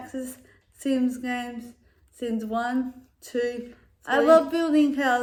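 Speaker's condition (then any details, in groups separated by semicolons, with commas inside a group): Cerebral palsy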